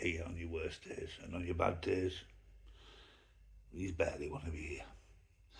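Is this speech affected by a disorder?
Yes: myasthenia gravis; right mouth droop at onset.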